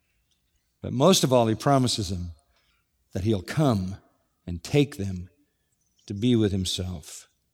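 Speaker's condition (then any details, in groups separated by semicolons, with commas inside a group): No condition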